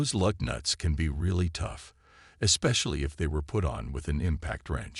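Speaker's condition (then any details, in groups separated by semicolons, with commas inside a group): No condition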